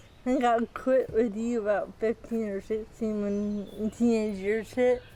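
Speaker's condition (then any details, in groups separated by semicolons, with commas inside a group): Athetoid cerebral palsy, moderate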